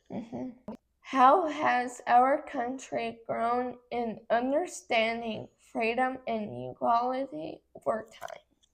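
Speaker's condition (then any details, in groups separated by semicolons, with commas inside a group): Cerebral palsy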